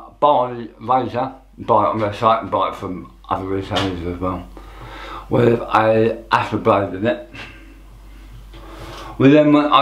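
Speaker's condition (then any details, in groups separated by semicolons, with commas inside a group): Tongue cancer; half tongue removed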